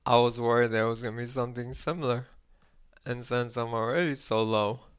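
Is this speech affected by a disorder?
Yes: ALS; cannot walk, Tobii eye-gaze texting, night ventilator, very low lung capacity, declines tracheostomy, acute hearing; recovering from recent cold, heavy phlegm, days on full-time ventilator, hospitalized, oxygen first night; voice got weaker.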